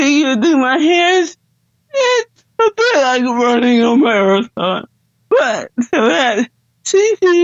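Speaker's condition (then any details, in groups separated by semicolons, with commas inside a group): Cerebral palsy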